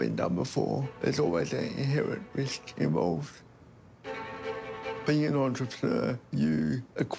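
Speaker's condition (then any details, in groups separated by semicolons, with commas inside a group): Cerebral palsy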